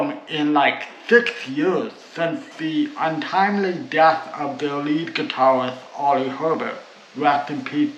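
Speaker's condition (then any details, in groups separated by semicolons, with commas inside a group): Cerebral palsy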